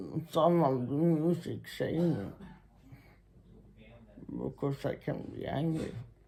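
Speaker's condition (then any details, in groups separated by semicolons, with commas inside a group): Muscular Parkinson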